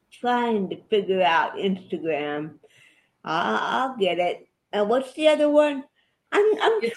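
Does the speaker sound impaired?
Yes: cerebral palsy; present since at least age 11 or 12, affects body movements.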